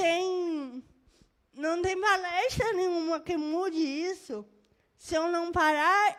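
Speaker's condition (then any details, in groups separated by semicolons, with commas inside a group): Cerebral palsy; birth brain injury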